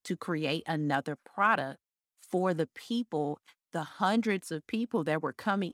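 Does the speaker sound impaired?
No.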